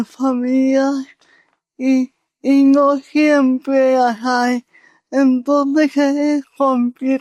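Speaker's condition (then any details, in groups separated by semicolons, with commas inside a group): Cerebral palsy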